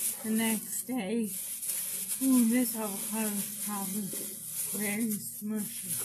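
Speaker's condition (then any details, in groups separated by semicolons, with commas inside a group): Brain injury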